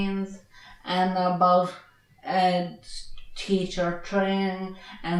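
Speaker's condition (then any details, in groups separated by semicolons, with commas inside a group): Traumatic brain injury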